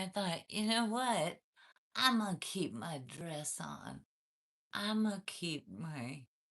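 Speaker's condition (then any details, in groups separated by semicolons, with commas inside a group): Cervical dystonia, essential tremor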